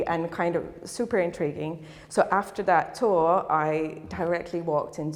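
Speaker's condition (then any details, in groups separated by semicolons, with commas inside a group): No condition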